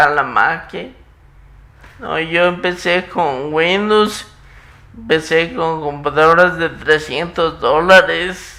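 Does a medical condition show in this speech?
Yes: muscular dystrophy.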